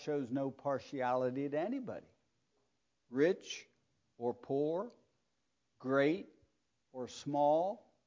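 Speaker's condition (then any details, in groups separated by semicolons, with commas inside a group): No condition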